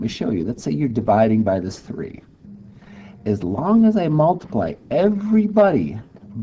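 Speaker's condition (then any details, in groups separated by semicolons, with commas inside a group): No condition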